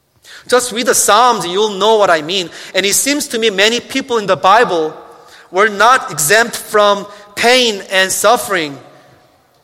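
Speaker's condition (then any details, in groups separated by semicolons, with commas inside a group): No condition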